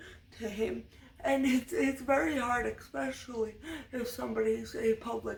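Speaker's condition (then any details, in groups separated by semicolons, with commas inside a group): Cerebral palsy, severe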